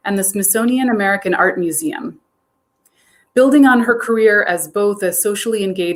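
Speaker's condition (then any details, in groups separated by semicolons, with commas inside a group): No condition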